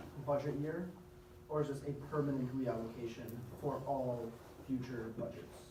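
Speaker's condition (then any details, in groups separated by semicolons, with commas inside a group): No condition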